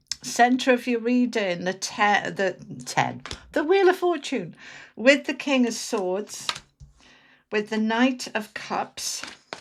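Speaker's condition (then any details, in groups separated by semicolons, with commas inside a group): No condition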